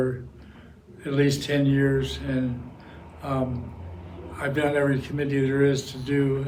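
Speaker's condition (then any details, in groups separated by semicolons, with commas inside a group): Parkinson's disease; sings in Parkinson's singing group; voice needs exercise, exercised through group singing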